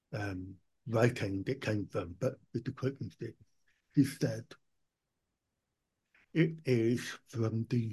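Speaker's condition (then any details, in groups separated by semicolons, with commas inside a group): Profound deafness, born profoundly deaf, cochlear implant; hearing aids let own speech be heard, speech not too bad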